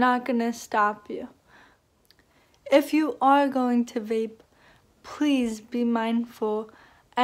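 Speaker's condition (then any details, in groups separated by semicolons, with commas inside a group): Cerebral palsy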